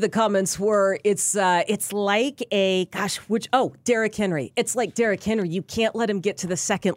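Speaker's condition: No condition

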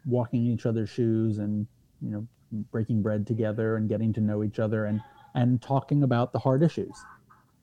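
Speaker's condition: No condition

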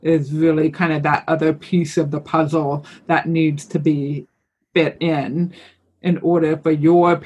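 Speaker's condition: Hearing loss with cochlear implant; hearing aid right ear

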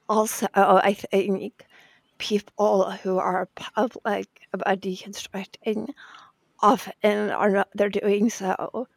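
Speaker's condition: Spasmodic dysphonia; vocal cord disorder

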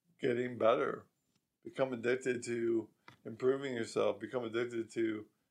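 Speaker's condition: ALS

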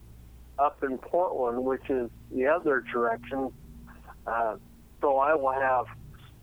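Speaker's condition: Cerebellar ataxia; dad's-side family history

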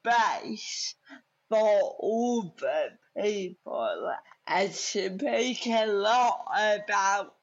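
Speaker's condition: Cerebral palsy; in her 30s

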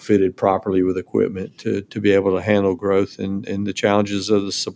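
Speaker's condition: No condition

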